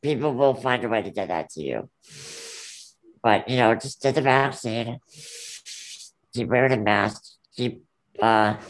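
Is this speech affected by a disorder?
Yes: Ullrich congenital muscular dystrophy; very rare form of muscular dystrophy.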